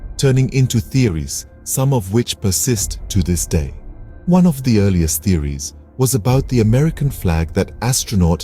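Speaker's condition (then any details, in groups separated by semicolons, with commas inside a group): No condition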